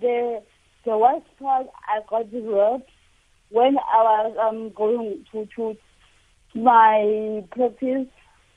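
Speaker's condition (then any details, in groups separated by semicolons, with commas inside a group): Cerebral palsy; needs assistance into the water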